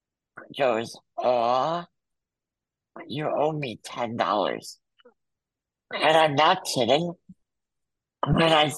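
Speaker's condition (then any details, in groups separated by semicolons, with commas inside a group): Muscular dystrophy; congenital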